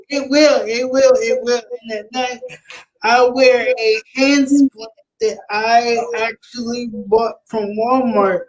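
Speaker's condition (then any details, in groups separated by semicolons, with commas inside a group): Cerebral palsy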